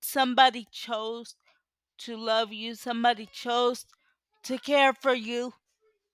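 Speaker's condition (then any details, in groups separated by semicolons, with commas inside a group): Cerebral palsy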